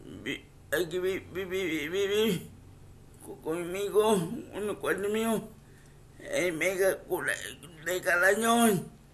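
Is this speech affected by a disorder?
Yes: cerebral palsy; wheelchair user.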